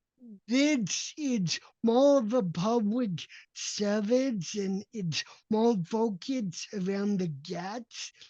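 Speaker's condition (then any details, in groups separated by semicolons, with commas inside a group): Cerebral palsy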